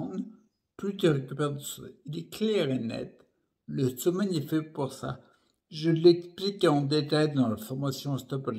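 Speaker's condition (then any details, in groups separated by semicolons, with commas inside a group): Primary progressive multiple sclerosis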